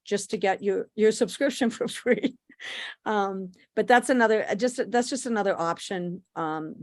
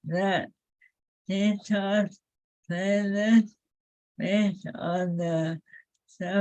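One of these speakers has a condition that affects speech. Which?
The second: ALS; face improved, feet move faster.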